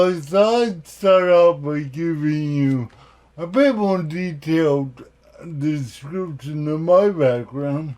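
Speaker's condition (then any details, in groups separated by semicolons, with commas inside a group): Cerebral palsy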